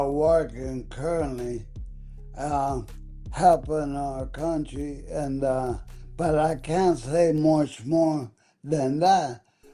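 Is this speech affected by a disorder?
Yes: ALS.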